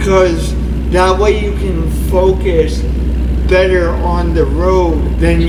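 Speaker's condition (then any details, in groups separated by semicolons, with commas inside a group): Cerebral palsy; only one hand usable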